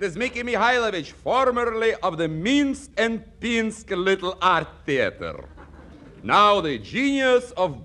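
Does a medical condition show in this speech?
No.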